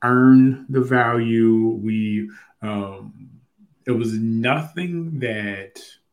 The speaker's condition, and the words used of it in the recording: Stuttering. I love the fact that sometimes I stutter.